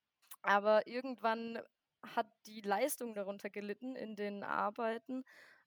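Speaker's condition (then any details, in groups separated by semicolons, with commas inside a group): No condition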